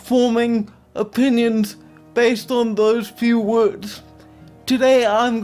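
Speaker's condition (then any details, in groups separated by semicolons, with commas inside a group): Quadriplegic cerebral palsy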